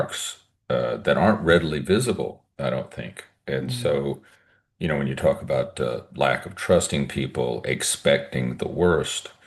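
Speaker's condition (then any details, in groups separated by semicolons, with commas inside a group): No condition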